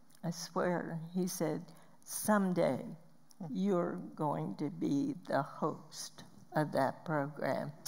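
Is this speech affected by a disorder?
Yes: spasmodic dysphonia.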